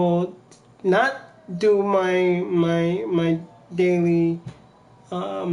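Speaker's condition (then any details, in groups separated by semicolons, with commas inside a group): Cerebral palsy; from birth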